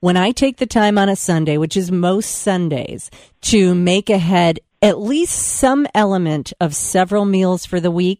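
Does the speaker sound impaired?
No.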